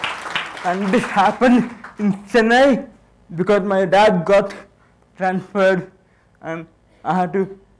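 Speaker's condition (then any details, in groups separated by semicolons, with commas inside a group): Cerebral palsy; hinders speech, sounds childlike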